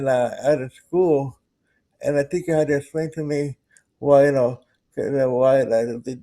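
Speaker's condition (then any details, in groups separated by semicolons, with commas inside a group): Cerebral palsy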